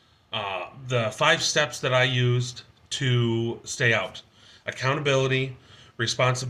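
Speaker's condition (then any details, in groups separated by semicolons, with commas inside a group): No condition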